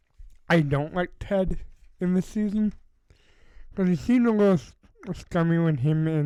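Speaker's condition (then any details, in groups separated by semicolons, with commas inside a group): Cerebral palsy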